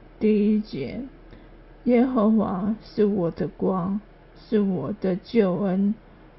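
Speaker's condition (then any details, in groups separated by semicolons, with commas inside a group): ALS; adult onset, hand weakness, arm muscle atrophy, involuntary muscle twitching throughout body, progressive muscle loss; reduced stamina, needs help dressing, brushing teeth, bathing and using phone; slower speech, quieter voice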